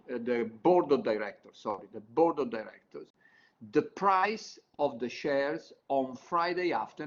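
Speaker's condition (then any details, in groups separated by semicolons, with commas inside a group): No condition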